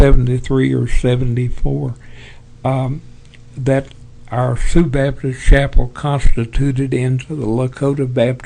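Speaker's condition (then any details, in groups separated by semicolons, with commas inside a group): Parkinson's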